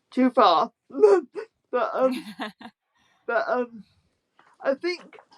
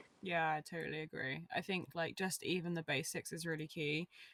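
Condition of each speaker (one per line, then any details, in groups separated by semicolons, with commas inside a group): Spastic quadriplegic cerebral palsy; spastic quadriplegic with athetoid features, caused by PVL
No condition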